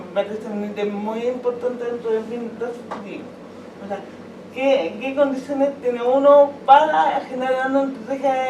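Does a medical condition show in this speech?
Yes: cerebral palsy.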